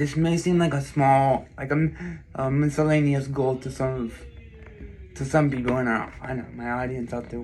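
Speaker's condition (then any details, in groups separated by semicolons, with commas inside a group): Cerebral palsy; left hand weaker, affects coordination, balance, gross motor movement; ongoing physical and occupational therapy, gait training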